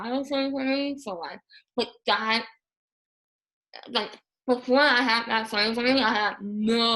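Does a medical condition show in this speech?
Yes: Moebius syndrome; paralyzed tongue.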